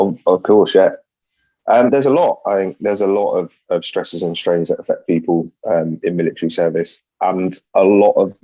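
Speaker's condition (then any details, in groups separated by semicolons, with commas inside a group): No condition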